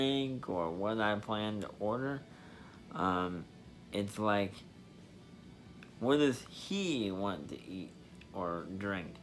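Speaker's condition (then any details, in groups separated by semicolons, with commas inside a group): Spastic diplegia cerebral palsy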